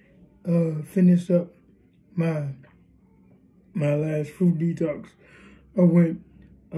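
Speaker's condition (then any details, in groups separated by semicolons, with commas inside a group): Cerebral palsy, spastic diplegia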